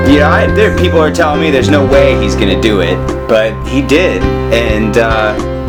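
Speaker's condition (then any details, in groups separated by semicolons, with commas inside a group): No condition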